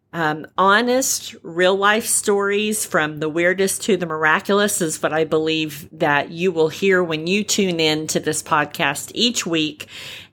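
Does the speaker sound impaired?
Yes: repaired cleft palate, cleft palate without cleft lip; congenital cleft, roof of mouth only, single repair by plastic surgeon at about 9 months; only one surgery lifetime, repair looks excellent to examining doctors and dentists; uses voice for radio hosting, singing and public speaking.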